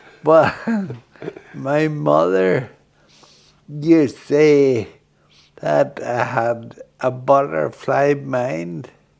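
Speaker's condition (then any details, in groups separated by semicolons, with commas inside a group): Friedreich's ataxia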